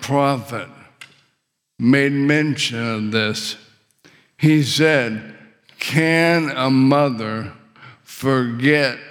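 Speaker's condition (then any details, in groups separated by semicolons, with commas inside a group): ALS; muscles falling apart throughout body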